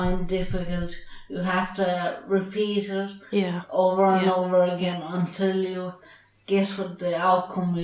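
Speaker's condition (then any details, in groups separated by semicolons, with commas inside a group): Traumatic brain injury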